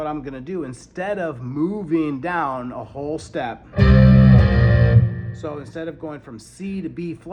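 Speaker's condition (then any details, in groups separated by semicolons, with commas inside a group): No condition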